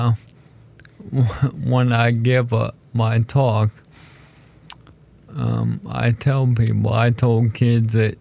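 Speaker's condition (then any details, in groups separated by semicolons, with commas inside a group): ALS; told condition is terminal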